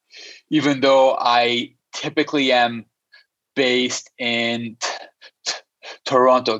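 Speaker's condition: Stutter; stutter since childhood, stutters in six languages: English, French, Spanish, Arabic, Portuguese, Armenian; no stuttering when singing, avoided speaking for years out of fear, later joined Toastmasters and debating club; prolonged sounds

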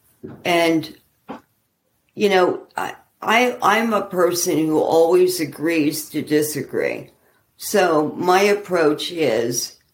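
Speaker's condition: ALS; walking impaired, not yet bad, expects progression

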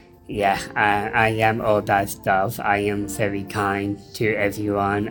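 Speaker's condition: Down syndrome; intellectual disability

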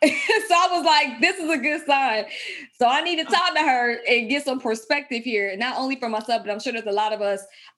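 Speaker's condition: No condition

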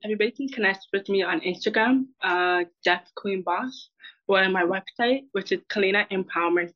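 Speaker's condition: Deafness; learned to communicate with hearing people through speech therapist, taught ways of listening

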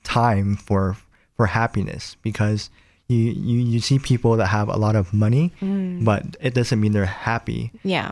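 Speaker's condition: Cleft palate; many surgeries and medical care in childhood

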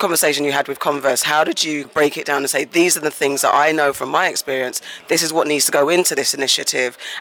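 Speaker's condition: No condition

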